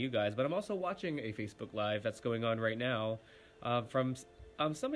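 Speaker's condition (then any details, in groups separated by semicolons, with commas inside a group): No condition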